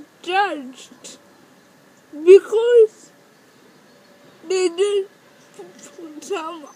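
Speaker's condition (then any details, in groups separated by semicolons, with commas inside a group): Cerebral palsy; birth oxygen deprivation; diagnosed at 9 months, about 18 years since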